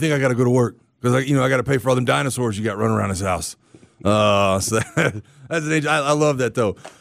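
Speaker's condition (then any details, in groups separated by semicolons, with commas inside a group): No condition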